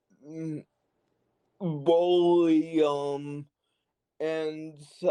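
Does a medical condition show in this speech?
Yes: cerebral palsy.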